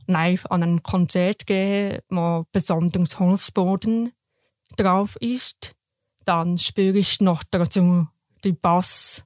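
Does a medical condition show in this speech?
Yes: deafness; congenital profound hearing loss to deafness, detected at age one in hospital, later cochlear implant; raised oral, intensive hearing and speech therapy, lip reading, felt therapist's vibrations to learn sounds.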